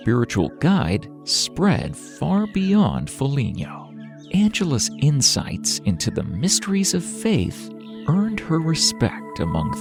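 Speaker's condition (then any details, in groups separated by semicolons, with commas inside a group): No condition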